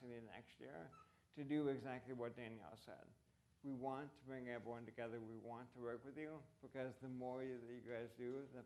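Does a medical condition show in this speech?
Yes: ALS; voice and hands affected; age 39, about 2.5 years since diagnosis; voice impacted, reduced fluency.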